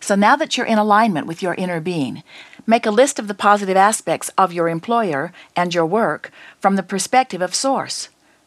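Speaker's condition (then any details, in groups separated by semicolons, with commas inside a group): No condition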